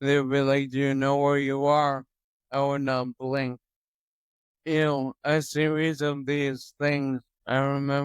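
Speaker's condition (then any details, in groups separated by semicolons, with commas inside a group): Toxic leukoencephalopathy, locked-in syndrome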